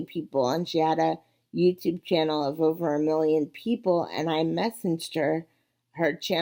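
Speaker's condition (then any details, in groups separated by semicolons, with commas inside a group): Cerebral palsy; wheelchair user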